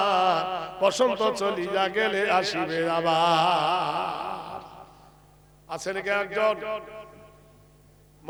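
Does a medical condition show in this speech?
No.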